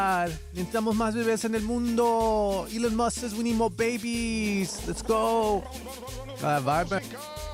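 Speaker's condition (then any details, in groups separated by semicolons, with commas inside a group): No condition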